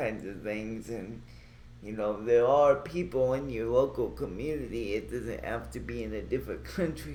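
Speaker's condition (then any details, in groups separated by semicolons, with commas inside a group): Cerebral palsy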